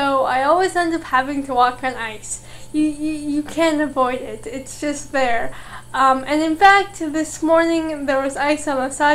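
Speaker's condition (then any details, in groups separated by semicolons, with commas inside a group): Cerebral palsy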